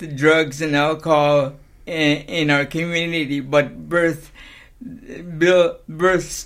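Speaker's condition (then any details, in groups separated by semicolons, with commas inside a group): Cerebral palsy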